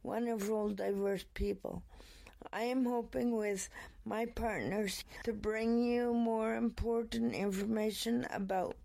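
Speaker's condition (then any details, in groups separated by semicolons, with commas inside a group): Cerebral palsy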